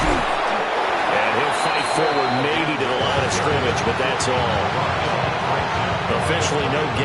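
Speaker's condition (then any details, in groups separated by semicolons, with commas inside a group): No condition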